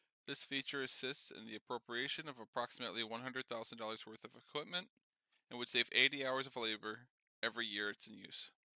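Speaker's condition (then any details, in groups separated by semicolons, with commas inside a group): No condition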